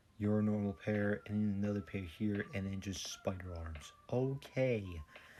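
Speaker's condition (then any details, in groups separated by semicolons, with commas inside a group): No condition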